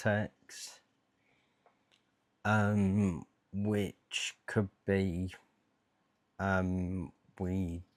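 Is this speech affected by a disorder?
Yes: dystonia.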